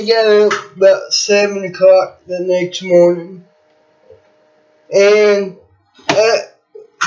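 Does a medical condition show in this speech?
Yes: cerebral palsy.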